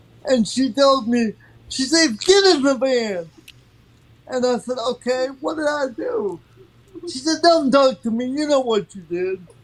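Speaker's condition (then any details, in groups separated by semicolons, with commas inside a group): Cerebral palsy; from birth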